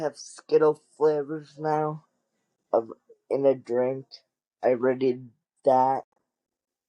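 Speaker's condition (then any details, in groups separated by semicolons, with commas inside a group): Cerebral palsy; wheelchair user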